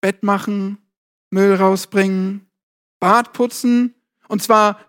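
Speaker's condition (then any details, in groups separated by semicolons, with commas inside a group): No condition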